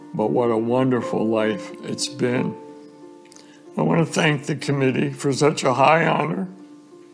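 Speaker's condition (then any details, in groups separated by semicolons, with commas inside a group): ALS; no cure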